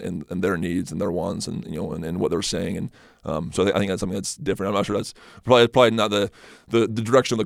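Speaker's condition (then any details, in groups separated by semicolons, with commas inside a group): Stutter; stutter first noticed in high school, magnified on mission while learning Spanish; trips over words, can't get words out off the cuff, less when prepared, confident; repeated sounds, repeated words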